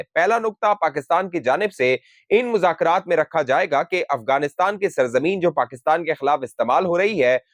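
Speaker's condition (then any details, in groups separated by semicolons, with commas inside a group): No condition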